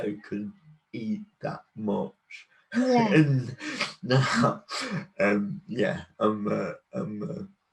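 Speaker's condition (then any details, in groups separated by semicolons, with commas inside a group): Cerebral palsy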